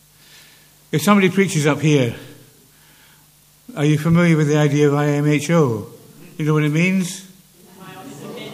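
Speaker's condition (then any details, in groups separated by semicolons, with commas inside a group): Parkinson's; less clear than before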